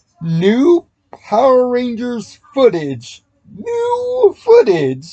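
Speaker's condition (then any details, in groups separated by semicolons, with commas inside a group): Cerebral palsy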